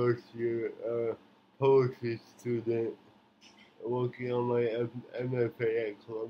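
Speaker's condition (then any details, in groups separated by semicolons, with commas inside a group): Cerebral palsy; since birth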